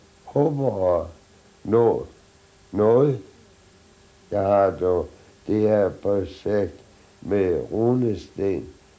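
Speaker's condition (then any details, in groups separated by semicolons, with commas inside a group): ALS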